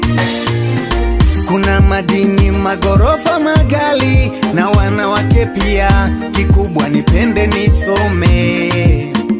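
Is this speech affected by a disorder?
No.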